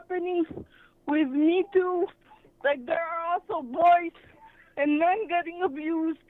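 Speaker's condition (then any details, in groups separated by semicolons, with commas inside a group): Cerebral palsy; sometimes hard to talk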